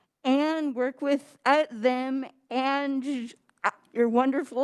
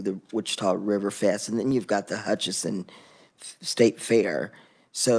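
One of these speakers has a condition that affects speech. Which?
The first: cerebral palsy; likely stroke at premature birth, spasticity, general tightness; treated with cannabis for symptoms, medication worn off; stutters, clearer when medicated.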